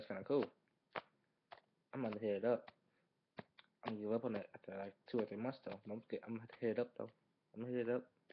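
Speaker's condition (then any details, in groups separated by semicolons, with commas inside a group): No condition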